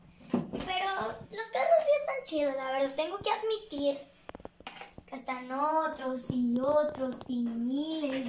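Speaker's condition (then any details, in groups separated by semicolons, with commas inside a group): No condition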